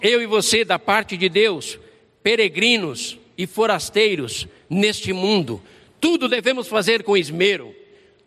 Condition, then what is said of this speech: None; typical speech.